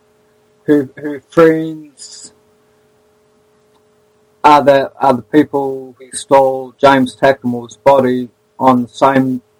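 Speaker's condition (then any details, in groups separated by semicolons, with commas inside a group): Stutter; sometimes takes a while to get words out; repeated sounds, repeated words, prolonged sounds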